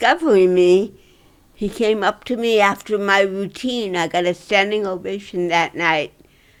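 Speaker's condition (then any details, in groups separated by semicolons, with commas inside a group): Cerebral palsy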